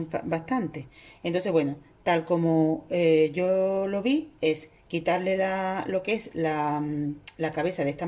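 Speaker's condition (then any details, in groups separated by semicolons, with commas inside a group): No condition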